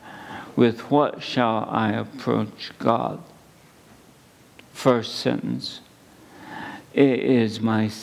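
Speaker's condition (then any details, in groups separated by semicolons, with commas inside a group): ALS; at least a couple of months since diagnosis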